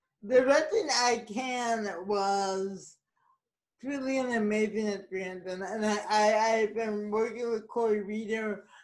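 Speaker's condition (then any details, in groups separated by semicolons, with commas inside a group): Cerebral palsy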